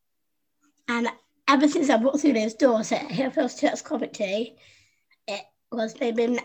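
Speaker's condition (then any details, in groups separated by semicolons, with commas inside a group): Down syndrome; learned to speak by copying younger sister Susie, second top grade and b in French speaking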